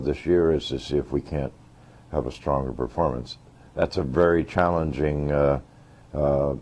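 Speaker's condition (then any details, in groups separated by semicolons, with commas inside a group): No condition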